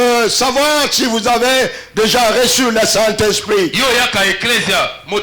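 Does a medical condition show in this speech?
No.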